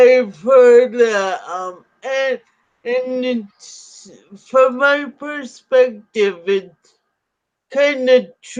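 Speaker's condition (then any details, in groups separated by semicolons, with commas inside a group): Cerebral palsy; spasticity, startle reflex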